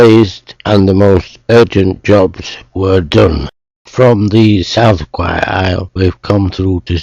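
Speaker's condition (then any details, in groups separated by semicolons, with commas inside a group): Motor neuron disease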